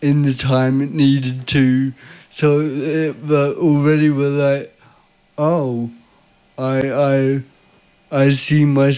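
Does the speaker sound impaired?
Yes: cerebral palsy.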